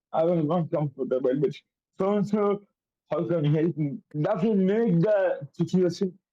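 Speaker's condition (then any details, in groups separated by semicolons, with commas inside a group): Cerebral palsy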